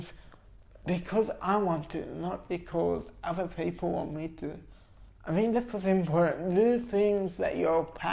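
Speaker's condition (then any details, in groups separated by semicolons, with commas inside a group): Cerebral palsy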